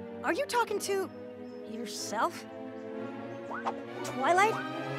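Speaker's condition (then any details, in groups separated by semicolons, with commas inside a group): No condition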